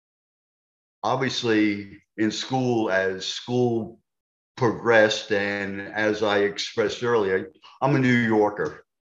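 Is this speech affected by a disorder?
Yes: stuttering; since childhood, uncle also stuttered, made to speak with marbles in mouth as child; 90% of speech stuttered into 20s, avoided speaking in class due to mockery; here prolonged sounds.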